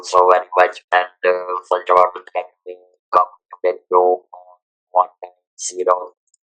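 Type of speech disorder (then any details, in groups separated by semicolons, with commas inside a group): Electrolarynx speech; throat cancer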